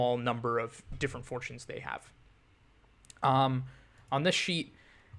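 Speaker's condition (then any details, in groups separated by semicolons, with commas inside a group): No condition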